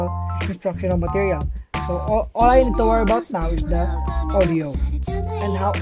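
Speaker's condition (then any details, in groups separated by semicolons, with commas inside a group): No condition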